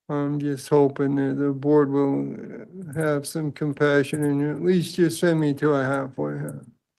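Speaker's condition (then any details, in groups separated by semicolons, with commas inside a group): Parkinson's disease; severe, cannot write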